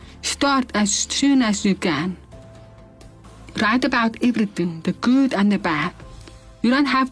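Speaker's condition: Hearing loss with cochlear implants, severe; 97% hearing loss, struggled to understand in hearing school growing up; cochlear implants for 6 years, hearing brought up to 80%; learned early to speak like hearing person, mother bonita drew out language, not natural

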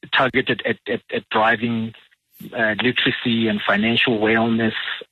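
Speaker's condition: No condition

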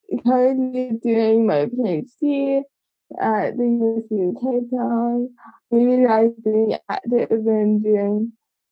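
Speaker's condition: Cerebral palsy; congenital

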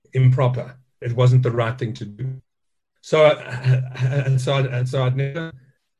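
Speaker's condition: Stuttering; stuttering since childhood, still present in adulthood; still lives with speech impediment, speaks to stage audiences, jokes about stutter built into dialogue; childhood word avoidance when ordering food, fear of speaking to new people and audiences; prolonged sounds

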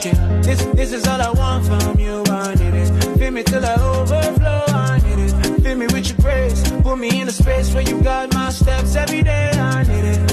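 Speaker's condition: No condition

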